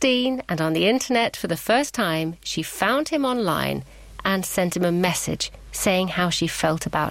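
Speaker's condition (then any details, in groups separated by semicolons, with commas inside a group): No condition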